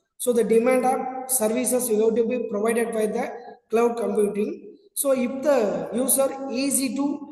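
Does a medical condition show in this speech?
No.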